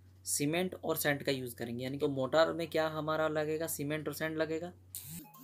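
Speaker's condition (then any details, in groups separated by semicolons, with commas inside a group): No condition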